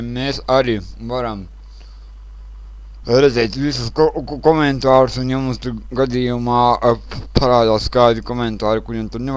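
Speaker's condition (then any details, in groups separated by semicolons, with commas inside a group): Cerebral palsy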